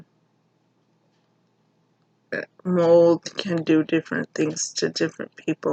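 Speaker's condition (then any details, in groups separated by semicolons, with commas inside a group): Cerebral palsy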